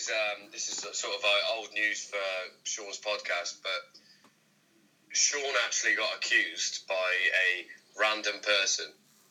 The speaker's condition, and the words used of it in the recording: No condition.